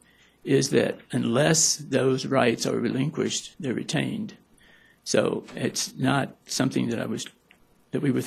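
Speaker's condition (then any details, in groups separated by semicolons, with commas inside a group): Parkinson's; may appear very nervous due to Parkinson's; may stumble over words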